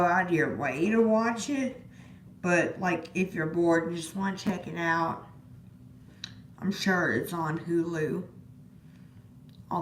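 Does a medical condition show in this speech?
Yes: disability causing slurred speech.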